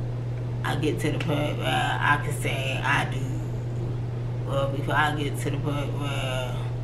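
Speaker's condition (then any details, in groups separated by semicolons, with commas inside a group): Cerebral palsy; from birth, left leg affected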